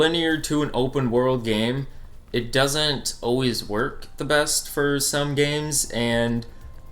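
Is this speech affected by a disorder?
No.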